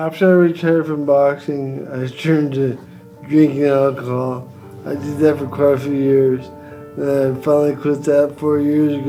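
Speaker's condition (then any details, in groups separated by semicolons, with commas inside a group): Brain injury; effects began around age 50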